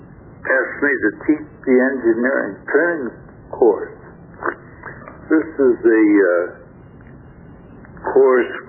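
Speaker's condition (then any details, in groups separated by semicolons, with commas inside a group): Stroke affecting throat muscles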